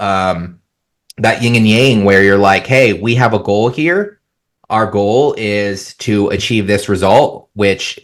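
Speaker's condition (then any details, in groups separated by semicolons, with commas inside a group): No condition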